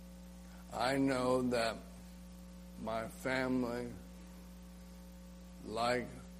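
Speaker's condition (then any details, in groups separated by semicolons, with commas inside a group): ALS; spitting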